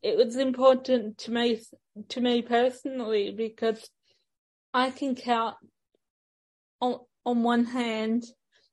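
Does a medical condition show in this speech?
Yes: ataxic cerebral palsy; chair for long distances and main street.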